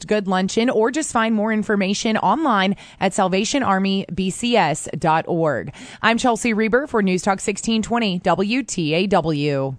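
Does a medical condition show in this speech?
No.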